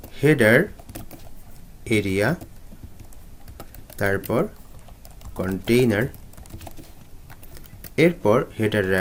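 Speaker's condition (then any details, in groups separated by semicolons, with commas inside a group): No condition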